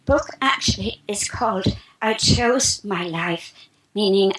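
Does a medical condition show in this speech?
Yes: spasmodic dysphonia; spasmodic dysphonia for past 3 years, described as strangulation of the esophagus; about 3 years since onset, recent healing attributed to geopathic stress removal from apartment; expects to speak perfectly in a few minutes, asks hosts for healing meanwhile.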